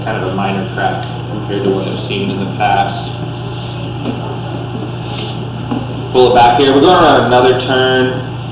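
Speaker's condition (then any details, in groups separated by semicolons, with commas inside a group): No condition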